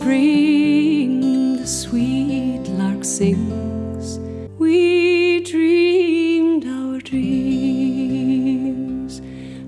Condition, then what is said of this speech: None; typical speech.